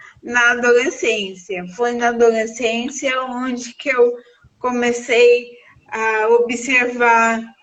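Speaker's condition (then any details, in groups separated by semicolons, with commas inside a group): Cerebral palsy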